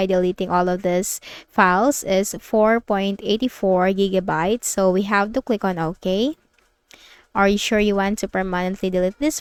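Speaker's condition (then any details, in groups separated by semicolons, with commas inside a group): No condition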